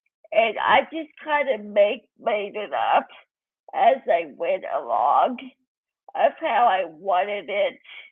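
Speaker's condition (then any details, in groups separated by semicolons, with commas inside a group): Cerebral palsy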